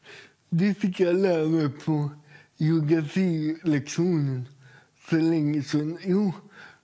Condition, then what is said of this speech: Cerebral palsy. Ni kanske bara trodde att jag talade danska.